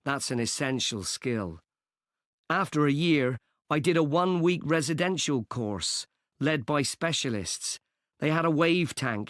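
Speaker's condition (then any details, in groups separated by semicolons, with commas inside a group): No condition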